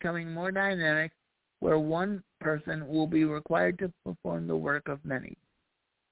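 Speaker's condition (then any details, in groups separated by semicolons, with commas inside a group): Cerebral palsy; voice improved over last year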